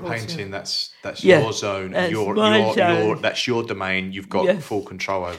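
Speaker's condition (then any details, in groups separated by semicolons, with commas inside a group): No condition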